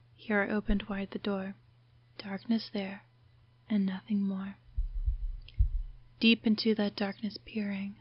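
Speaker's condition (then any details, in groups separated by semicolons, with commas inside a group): No condition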